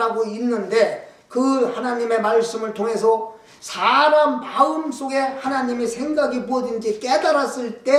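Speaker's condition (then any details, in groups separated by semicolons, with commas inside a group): No condition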